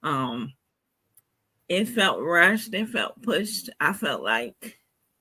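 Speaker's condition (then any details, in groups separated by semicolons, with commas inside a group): Cerebral palsy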